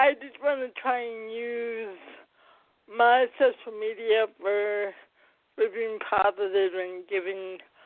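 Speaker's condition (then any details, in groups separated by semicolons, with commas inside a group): Cerebral palsy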